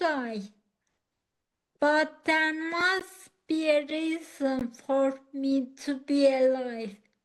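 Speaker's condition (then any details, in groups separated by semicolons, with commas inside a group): Acquired ataxia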